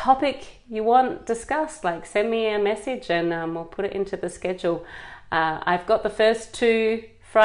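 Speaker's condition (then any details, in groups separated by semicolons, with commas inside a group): No condition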